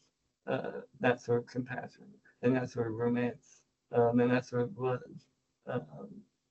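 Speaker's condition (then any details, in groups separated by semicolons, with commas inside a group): Spinal muscular atrophy; technically type 2, outlived type 1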